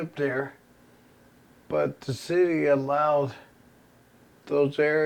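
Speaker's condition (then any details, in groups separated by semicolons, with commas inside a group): ALS; progressive terminal illness; diagnosed within last year, losing mobility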